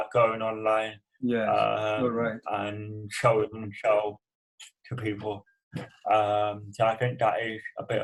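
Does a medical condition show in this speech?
Yes: cerebral palsy; from birth.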